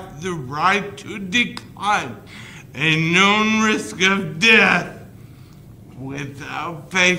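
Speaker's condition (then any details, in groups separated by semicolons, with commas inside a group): Guillain-Barré syndrome; slow progress after full paralysis; formerly unable to speak, on ventilator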